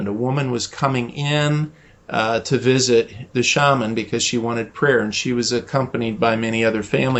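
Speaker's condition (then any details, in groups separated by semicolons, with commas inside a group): No condition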